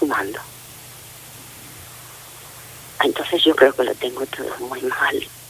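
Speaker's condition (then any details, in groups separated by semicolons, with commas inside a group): Facial palsy; age 47 now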